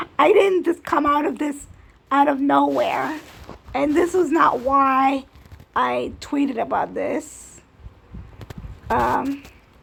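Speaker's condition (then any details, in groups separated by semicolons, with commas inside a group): Cerebral palsy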